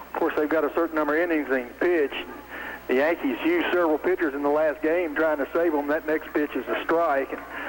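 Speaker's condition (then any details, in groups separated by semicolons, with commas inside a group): No condition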